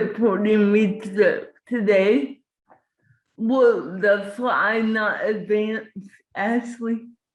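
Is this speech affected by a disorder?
Yes: cerebral palsy.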